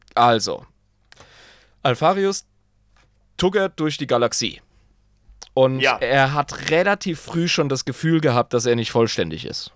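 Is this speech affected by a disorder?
No.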